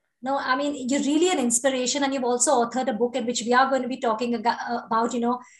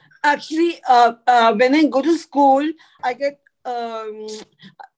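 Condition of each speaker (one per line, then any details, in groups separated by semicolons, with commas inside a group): No condition
Cerebral palsy; from birth; could not talk in early life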